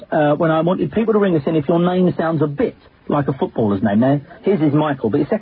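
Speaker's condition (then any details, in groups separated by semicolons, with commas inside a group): No condition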